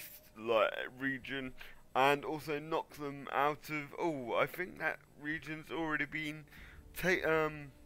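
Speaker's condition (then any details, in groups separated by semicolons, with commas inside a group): Cerebral palsy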